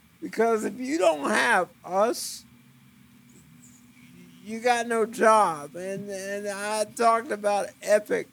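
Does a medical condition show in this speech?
Yes: cerebral palsy; eyes wander, trouble focusing eyes, difficulty focusing in VR, wears eyewear partly because of wandering eyes.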